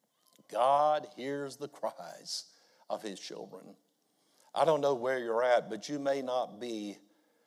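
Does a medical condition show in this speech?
No.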